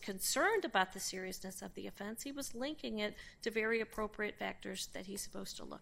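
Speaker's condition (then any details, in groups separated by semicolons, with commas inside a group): No condition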